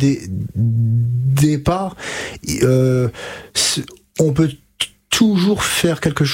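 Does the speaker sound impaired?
Yes: stuttering; onset at age 5 to 6, untreated in childhood, severe until about age 20, therapy from 20; about 27 years since onset, years of therapy with Catherine Daubier, Nancy stuttering specialist, fluency techniques; blocks and repetitions now, formerly could not finish a sentence without blocking, froze reading aloud; here prolonged sounds.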